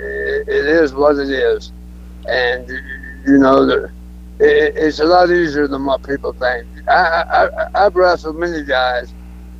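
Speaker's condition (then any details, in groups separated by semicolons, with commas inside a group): Throat cancer; throat cancer over last couple of years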